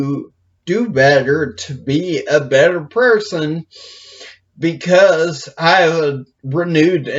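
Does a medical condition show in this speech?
Yes: brain injury; speech affected.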